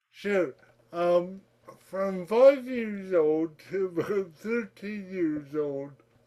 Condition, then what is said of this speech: Cerebral palsy. I'm picking up the glass. I've got an academy performance going here. You imitate my voice. My whole show goes out the window.